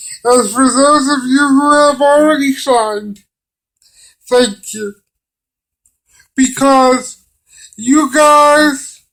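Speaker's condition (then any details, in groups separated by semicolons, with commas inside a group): Cerebral palsy; limited use of the hands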